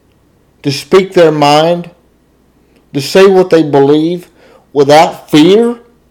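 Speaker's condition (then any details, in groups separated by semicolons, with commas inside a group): Cerebral palsy, spastic diplegia; needs help with many things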